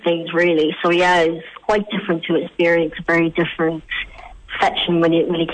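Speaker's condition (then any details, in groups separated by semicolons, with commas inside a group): Cleft palate; congenital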